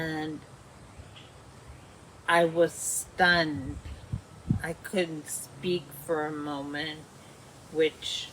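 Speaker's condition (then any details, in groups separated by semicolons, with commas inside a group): Dysarthria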